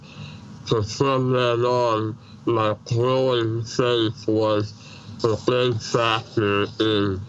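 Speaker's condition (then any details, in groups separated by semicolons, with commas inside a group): Treacher Collins syndrome, severe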